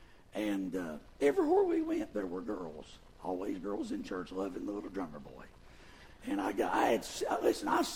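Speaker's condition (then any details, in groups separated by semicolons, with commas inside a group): Vocal fold paralysis; voice worse than before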